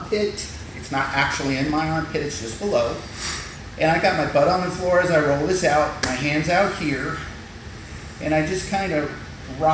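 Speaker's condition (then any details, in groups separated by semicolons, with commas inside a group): No condition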